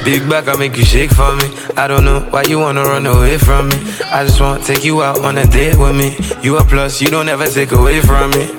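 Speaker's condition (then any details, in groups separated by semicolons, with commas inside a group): No condition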